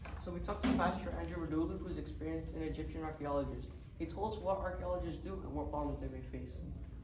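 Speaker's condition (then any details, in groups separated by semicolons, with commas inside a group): No condition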